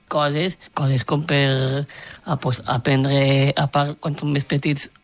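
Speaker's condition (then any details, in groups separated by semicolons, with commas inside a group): Down syndrome; genetic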